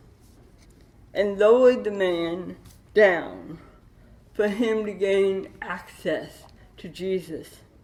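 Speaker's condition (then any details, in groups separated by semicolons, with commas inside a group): Cerebral palsy with dystonia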